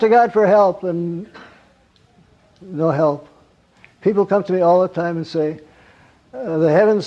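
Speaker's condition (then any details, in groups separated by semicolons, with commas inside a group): Parkinson's; wakes at night, gets up around 3 am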